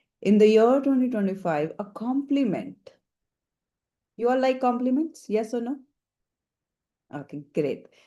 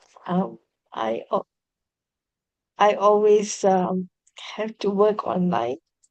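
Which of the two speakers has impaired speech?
The second: cerebral palsy; spastic quadriplegia, neonatal brain oxygen loss, premature birth.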